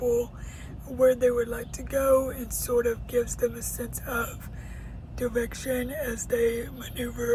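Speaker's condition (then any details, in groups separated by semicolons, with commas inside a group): Cerebral palsy; uses a wheelchair; voice permanently damaged, may be hard to understand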